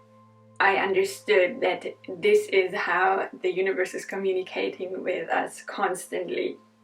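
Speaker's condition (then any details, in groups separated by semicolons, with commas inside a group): No condition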